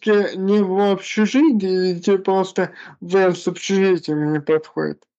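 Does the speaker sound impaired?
Yes: cerebral palsy.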